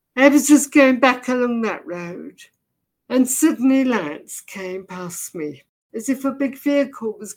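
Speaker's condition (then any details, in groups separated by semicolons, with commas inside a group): Deafness, severe; effectively profoundly deaf, hears noises but cannot identify them, sees blurs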